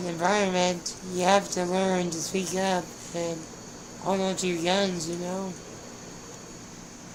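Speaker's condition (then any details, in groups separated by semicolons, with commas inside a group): Spinal muscular atrophy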